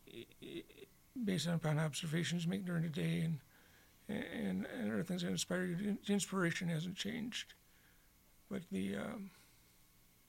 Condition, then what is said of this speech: Parkinson's disease. In fact, my voice is so bad today is a direct symptom.